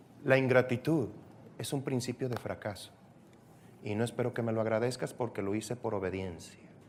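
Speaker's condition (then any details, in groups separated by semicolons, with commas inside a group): No condition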